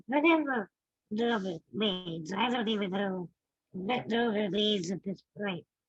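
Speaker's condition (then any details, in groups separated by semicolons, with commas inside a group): Spinal muscular atrophy type 2; type 2, initially diagnosed type 1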